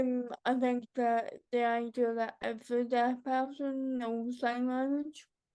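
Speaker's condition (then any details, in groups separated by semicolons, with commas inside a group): Cerebral palsy; birth trauma, eight weeks in infant ICU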